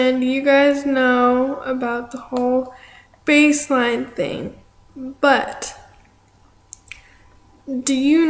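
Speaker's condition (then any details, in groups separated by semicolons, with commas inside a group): Cerebral palsy; affects arm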